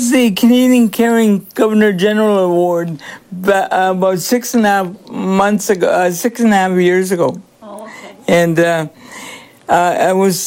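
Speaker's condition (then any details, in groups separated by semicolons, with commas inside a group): Cerebral palsy; cerebral palsy from birth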